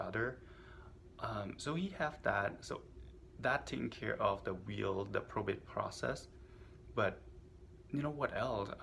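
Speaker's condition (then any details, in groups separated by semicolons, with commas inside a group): No condition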